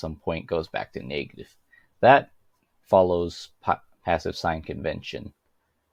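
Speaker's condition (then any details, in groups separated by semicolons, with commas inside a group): No condition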